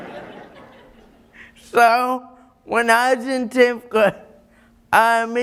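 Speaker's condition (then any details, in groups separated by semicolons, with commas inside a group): Cerebral palsy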